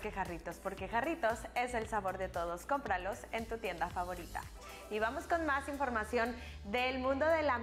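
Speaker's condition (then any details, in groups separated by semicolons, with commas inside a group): No condition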